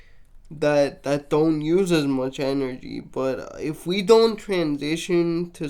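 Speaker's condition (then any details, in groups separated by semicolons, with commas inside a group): Cerebral palsy, mixed, mild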